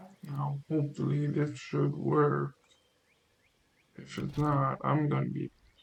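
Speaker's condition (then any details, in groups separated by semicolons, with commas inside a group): Cerebral palsy; limbs affected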